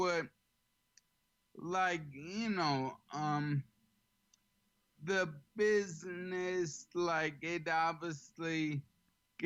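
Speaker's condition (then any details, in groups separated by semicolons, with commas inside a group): ALS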